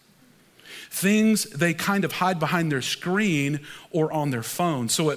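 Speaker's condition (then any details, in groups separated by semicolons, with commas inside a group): No condition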